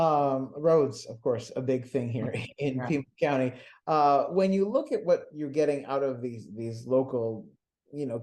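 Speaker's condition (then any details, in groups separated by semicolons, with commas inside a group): No condition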